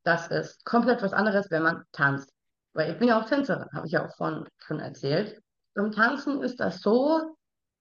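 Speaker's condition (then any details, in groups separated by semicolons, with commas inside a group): Down syndrome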